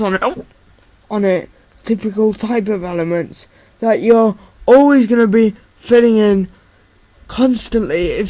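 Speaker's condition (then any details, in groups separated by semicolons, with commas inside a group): Cerebral palsy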